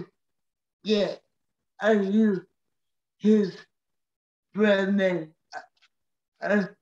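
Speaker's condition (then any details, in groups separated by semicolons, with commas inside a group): Cerebral palsy; wheelchair user; severe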